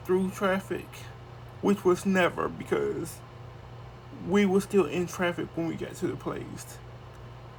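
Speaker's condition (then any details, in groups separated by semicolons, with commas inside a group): Cerebral palsy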